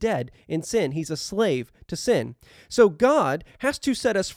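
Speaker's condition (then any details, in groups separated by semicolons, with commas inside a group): No condition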